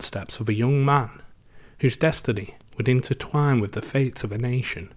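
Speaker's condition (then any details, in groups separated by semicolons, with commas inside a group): No condition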